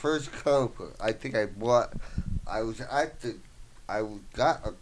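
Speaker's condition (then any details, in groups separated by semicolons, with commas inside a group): Voice box damage, traumatic brain injury; tbi found 3-4 years ago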